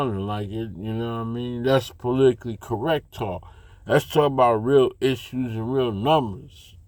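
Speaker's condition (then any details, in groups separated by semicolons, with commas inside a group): Slurred speech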